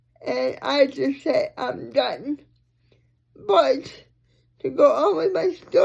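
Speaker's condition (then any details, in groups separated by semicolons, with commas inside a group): Cerebral palsy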